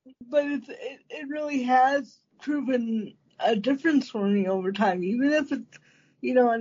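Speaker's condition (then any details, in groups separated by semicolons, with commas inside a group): Cerebral palsy; congenital, manual wheelchair most of early life, first power wheelchair at 14, therapist and parents decided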